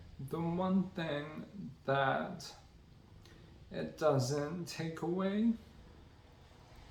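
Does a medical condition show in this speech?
Yes: ALS; onset in legs.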